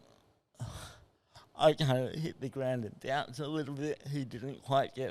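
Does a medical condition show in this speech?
Yes: cerebral palsy.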